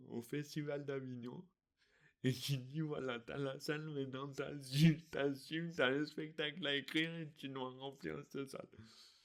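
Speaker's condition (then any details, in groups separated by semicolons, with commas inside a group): Dystonia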